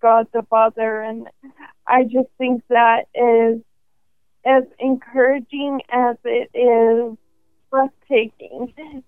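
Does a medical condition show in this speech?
Yes: ALS; probable category at diagnosis, first symptoms in hand, diagnosed at 27 after 18 months.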